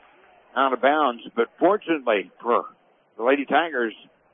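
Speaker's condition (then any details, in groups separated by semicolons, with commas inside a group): No condition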